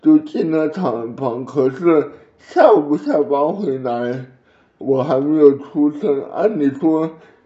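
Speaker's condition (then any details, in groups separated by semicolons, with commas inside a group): Cerebral palsy; birth asphyxia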